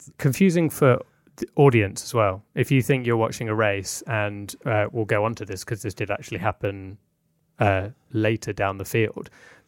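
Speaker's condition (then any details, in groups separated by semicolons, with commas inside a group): No condition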